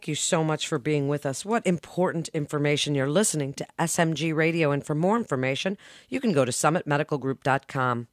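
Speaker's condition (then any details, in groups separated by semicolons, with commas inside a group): No condition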